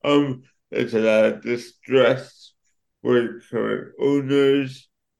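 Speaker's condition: Cerebral palsy; affects speech

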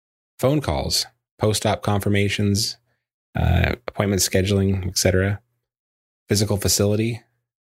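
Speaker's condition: No condition

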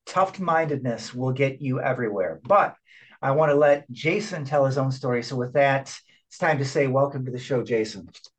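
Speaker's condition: No condition

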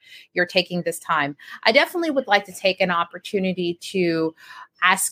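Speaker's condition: No condition

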